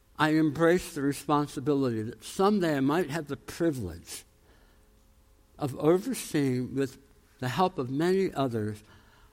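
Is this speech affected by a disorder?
Yes: tongue cancer, jaw reconstruction; radiation-treated tongue cancer, jaw osteoradionecrosis, jaw transplant in Miami, mandible bone graft, titanium implants; about 13 years since tongue cancer, healing after implant surgery, permanent teeth not yet affixed.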